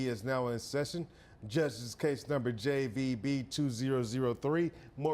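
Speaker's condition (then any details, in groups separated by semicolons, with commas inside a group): No condition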